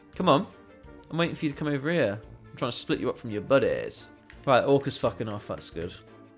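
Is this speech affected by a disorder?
No.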